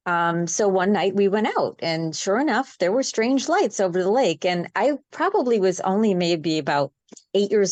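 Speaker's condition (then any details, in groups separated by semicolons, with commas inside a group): No condition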